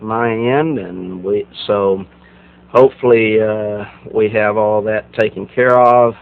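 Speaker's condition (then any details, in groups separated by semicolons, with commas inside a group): No condition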